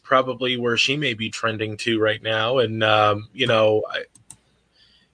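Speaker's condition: No condition

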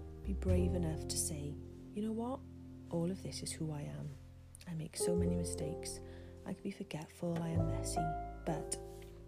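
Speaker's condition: No condition

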